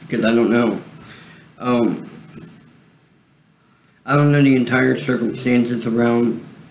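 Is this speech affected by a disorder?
Yes: cerebral palsy; voice sound affected.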